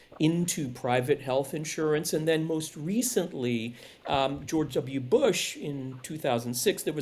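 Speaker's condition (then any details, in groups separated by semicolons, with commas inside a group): No condition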